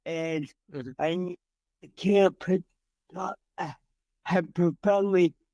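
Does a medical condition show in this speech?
Yes: cerebral palsy; from birth, entire left side.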